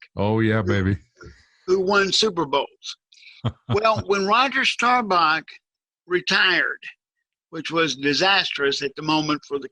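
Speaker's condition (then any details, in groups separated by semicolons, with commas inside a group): Cerebral palsy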